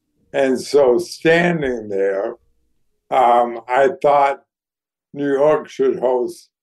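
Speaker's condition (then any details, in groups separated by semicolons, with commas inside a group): ALS; declining health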